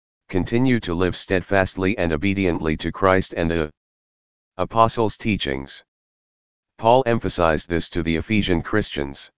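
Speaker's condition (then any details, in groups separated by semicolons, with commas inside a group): No condition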